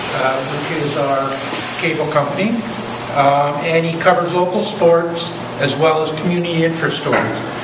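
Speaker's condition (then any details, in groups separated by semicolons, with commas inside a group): No condition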